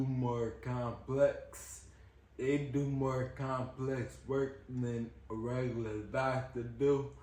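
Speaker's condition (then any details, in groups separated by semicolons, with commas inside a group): Ataxia; type seven, cerebellar, long-term, no cure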